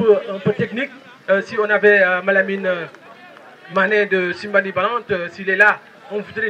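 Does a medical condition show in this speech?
No.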